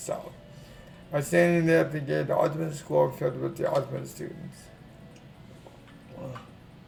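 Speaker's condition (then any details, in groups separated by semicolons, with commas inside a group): Cerebral palsy; affects legs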